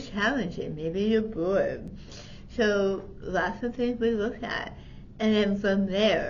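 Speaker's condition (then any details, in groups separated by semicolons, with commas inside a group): Tongue cancer surgery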